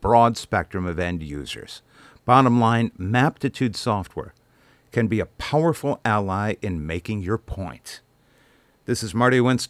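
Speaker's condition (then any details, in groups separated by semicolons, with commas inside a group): No condition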